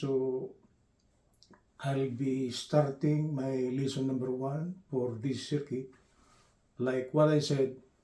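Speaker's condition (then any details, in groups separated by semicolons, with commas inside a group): No condition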